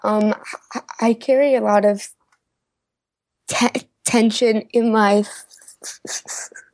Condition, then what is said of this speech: Stuttering. And I feel that I actually stutter more when I'm so tense and uptight trying not to stutter.